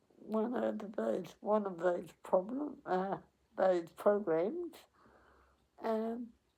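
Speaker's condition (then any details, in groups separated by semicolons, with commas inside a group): Cerebral palsy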